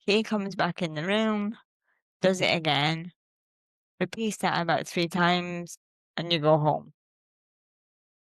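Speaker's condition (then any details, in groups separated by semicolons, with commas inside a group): Cerebral palsy; present since birth, legs affected, childhood leg operations; mostly uses wheelchair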